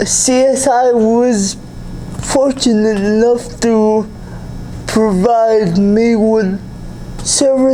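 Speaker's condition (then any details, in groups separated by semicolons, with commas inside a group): Cerebral palsy; able to speak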